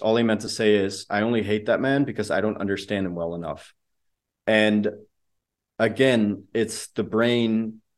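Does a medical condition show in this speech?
No.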